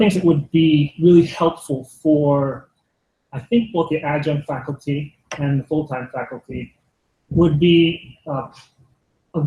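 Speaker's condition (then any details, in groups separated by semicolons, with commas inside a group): No condition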